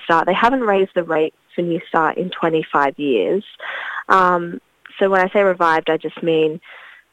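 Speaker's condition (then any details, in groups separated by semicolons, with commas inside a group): No condition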